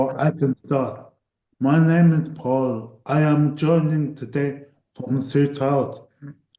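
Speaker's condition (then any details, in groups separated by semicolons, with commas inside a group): Cerebral palsy; voice tires at times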